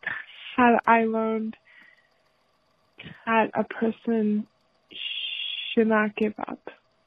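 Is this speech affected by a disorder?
Yes: stuttering; stuttering for about 12 years; here repeated sounds, prolonged sounds, blocks.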